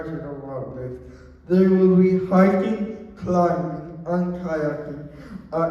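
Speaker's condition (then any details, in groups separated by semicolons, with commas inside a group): Cerebral palsy; wheelchair user; regular therapy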